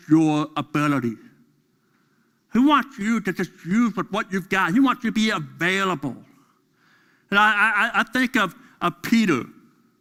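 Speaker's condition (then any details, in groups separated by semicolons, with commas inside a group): Deafness; deaf during school years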